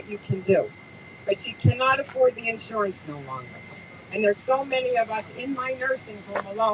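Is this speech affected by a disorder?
No.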